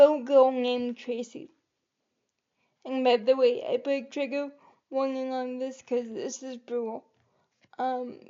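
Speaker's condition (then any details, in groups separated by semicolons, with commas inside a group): Cerebral palsy; able to articulate and speak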